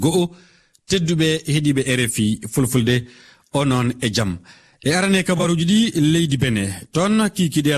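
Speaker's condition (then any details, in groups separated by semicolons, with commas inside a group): No condition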